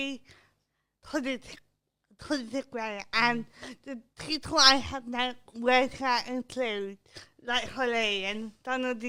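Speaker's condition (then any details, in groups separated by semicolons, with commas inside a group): Cerebral palsy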